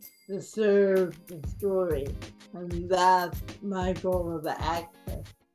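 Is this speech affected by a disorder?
Yes: cerebral palsy; no breathing at birth for 45 minutes, diagnosed at age 2, mildly affects speaking and gait; mild speech impediment, sometimes hard to understand, mistaken for intoxicated, conscientious about clear diction.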